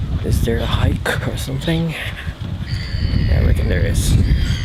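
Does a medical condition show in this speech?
No.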